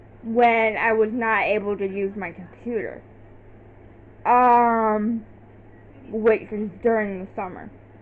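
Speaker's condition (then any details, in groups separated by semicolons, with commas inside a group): Cerebral palsy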